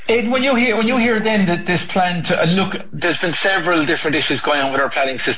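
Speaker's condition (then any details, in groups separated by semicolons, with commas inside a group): No condition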